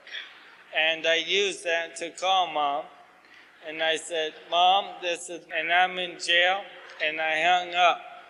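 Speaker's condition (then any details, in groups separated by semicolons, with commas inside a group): ALS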